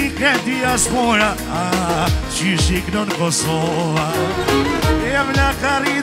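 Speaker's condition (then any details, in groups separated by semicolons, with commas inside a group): No condition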